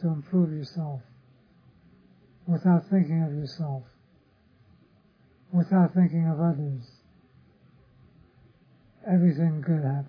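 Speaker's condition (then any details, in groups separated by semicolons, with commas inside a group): Parkinson's disease; others offer remedies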